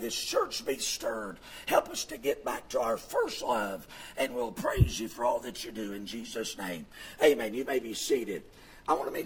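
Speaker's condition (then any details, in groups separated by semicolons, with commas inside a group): Vocal fold paralysis, bilateral; speaks with false vocal folds; both vocal cords paralyzed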